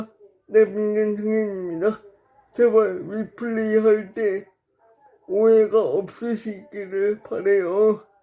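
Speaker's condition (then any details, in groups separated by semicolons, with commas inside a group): Brain lesion disability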